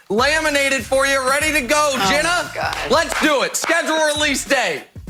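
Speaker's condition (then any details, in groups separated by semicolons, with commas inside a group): No condition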